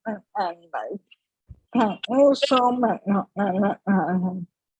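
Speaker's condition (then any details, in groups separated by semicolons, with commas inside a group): ALS; stem cell therapy; speech, swallowing, breathing improved after stem cell therapy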